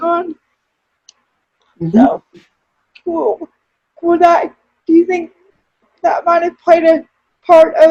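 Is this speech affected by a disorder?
Yes: cerebral palsy, spastic, mild.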